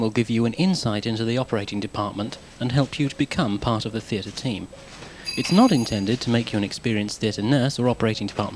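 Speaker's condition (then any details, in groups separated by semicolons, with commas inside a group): No condition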